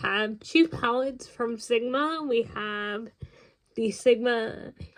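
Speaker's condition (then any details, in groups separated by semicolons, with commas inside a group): Cerebral palsy; congenital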